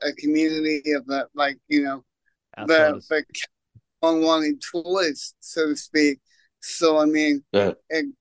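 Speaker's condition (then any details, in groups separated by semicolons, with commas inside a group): Cerebral palsy; congenital, lack of oxygen at birth, stroke-like state, left side of body, walks unassisted with limp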